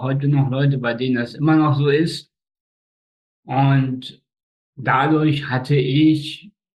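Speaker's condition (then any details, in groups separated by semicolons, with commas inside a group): Spastic tetraparesis; birth accident, umbilical cord strangulation, brain oxygen lack up to 15 minutes, all four limbs; facial paralysis, speech control difficulties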